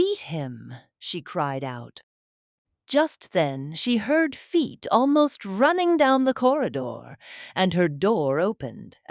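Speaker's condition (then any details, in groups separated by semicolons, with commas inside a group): No condition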